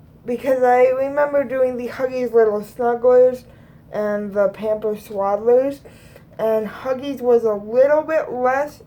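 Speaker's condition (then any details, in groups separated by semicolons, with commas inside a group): Cerebral palsy; both hands affected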